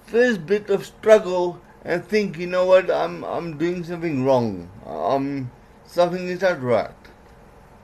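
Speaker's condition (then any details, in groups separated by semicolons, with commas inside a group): Cerebral palsy; worse when mouth tires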